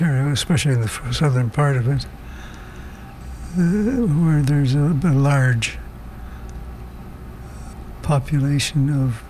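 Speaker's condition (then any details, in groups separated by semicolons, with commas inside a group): Parkinson's disease; loss of sense of smell, suspected exposure growing up on Ontario farm; slow speech, word-finding difficulty, loses thread, trouble finishing phrases, harder to hear recently, avoids hard words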